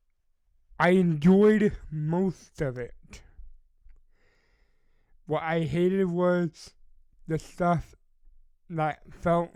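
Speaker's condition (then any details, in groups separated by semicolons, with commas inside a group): Cerebral palsy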